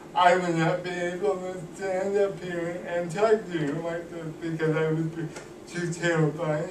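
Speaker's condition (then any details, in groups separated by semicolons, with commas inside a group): Cerebral palsy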